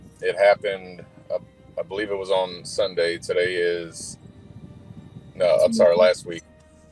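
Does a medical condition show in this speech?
No.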